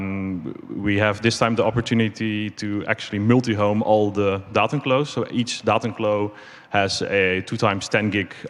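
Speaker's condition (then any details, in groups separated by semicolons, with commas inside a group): No condition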